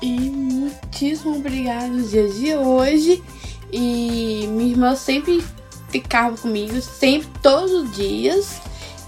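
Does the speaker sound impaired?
Yes: Down syndrome; trisomy 21, congenital, childhood therapies, private lessons, extra support at school and university; adult woman, about 28.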